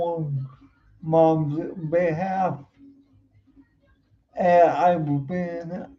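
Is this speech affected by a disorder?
Yes: cerebral palsy; uses wheelchair.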